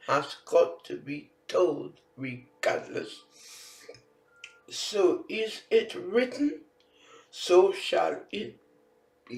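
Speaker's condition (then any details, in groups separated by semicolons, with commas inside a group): Facial palsy; can barely hear own speech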